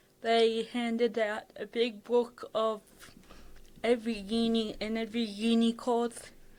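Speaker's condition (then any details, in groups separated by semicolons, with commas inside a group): Cerebral palsy (athetoid); fatigue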